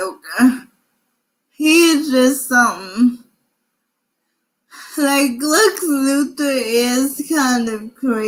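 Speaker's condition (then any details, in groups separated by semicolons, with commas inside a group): Cerebral palsy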